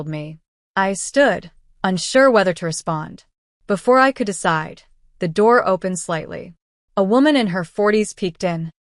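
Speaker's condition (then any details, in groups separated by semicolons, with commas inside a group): No condition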